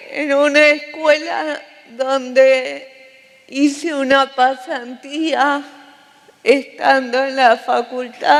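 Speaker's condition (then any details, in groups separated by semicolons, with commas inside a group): Cerebral palsy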